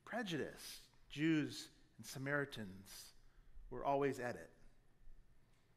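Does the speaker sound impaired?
No.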